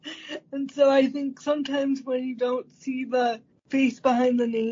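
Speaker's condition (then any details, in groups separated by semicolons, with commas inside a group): Cerebral palsy; congenital, manual wheelchair most of early life, first power wheelchair at 14, therapist and parents decided; uses standing power wheelchair for independent standing, replacing standing frame needing transfer by helper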